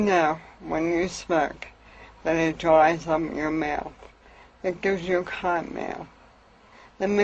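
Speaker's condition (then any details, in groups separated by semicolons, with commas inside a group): Amyotrophic lateral sclerosis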